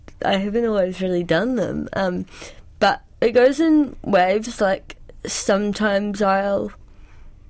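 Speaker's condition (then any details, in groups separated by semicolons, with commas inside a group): Cerebral palsy; cerebral palsy since childhood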